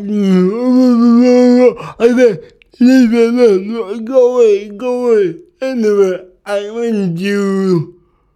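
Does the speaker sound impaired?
Yes: cerebral palsy; speech can be hard sometimes.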